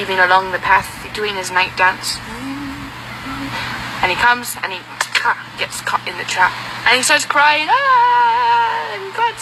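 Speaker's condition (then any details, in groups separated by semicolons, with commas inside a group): No condition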